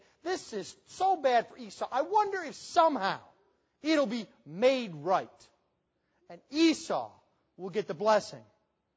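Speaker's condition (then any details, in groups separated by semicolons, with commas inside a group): No condition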